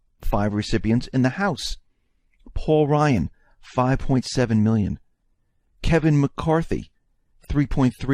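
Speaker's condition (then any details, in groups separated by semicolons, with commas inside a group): No condition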